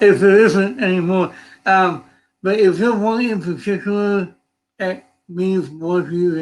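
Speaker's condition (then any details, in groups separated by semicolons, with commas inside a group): Cerebral palsy; speech impediment since childhood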